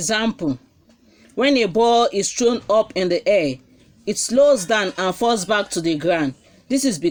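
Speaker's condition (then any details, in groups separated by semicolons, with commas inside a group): No condition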